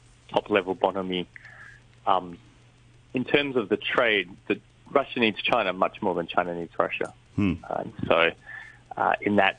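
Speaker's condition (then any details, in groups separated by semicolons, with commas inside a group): No condition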